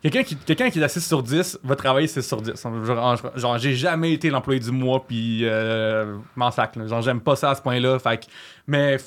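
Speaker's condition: Stuttering and cluttering; lifelong speech problem, long unrecognized, identified about a year ago; on Trois-Bières podcast saw self as the one people could not understand; repeated sounds, prolonged sounds

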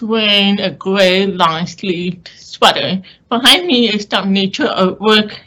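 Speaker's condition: Deaf or hard of hearing

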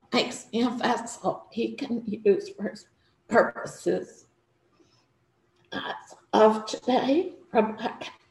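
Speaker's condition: Spasmodic dysphonia; trouble speaking, unable to speak normally, voice produced in spasms

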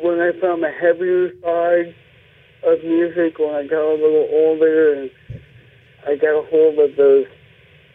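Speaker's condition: Cerebral palsy; speech impediment while growing up

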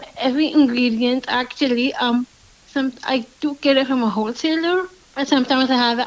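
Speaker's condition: Down syndrome

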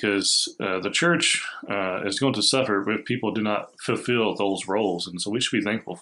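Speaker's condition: No condition

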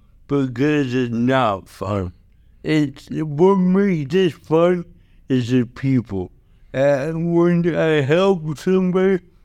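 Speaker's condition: Cerebral palsy

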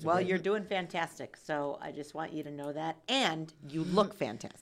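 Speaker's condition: No condition

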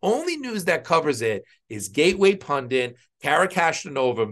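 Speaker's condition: No condition

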